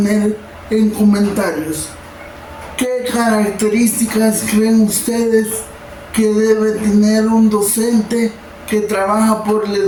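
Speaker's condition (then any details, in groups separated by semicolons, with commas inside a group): Cerebral palsy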